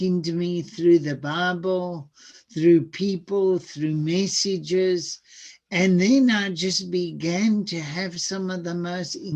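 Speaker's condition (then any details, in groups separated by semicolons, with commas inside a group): Cerebral palsy; speech sounds atypical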